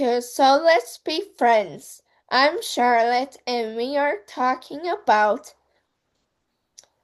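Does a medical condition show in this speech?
Yes: cerebral palsy; affects muscles.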